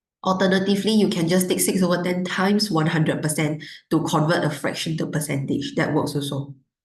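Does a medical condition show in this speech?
No.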